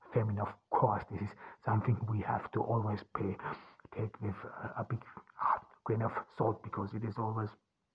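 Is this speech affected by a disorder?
Yes: stuttering; cause unknown, only one in family who stutters, german mother tongue, born in austria; seen as an obstacle to recording audiobooks; here prolonged sounds, blocks.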